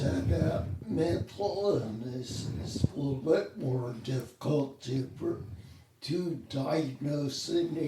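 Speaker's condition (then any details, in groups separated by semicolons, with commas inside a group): Spinocerebellar ataxia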